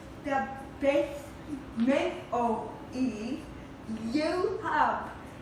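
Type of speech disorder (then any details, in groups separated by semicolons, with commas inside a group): Apraxia of speech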